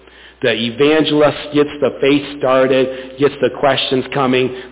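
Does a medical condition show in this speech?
No.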